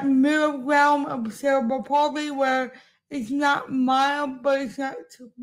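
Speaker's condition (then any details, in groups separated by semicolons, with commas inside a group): Cerebral palsy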